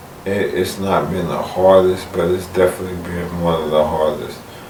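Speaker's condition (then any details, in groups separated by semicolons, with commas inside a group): ALS; speech progressively lost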